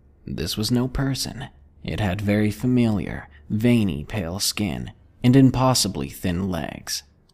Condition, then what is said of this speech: None; typical speech.